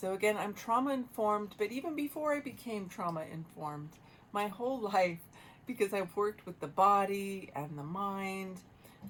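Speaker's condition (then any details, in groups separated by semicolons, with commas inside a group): No condition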